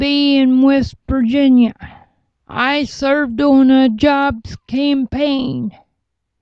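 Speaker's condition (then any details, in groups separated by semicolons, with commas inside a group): Cerebral palsy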